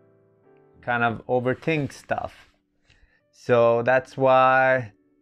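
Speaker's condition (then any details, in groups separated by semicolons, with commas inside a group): No condition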